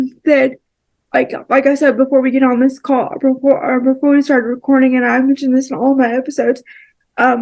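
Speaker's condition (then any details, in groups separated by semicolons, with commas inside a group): Cerebral palsy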